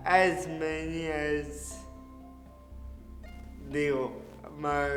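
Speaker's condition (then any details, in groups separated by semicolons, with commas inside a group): Cerebral palsy; diagnosed shortly after birth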